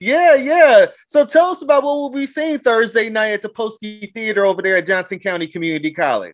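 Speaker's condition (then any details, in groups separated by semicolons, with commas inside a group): No condition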